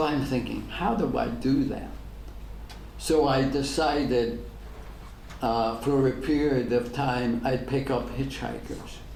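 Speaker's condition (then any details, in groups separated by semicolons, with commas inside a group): ALS; degenerative; diagnosed ten years ago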